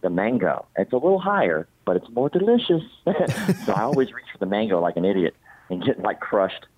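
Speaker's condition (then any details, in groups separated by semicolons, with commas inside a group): Cleft palate; congenital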